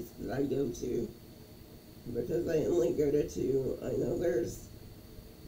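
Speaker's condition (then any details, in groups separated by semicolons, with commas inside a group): Cerebral palsy; first word not said quite right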